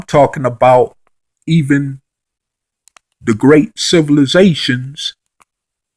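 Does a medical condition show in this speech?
No.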